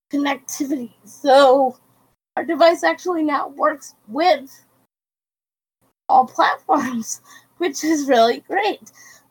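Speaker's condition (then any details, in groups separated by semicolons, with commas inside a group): Cerebral palsy; brain damage from lack of oxygen at birth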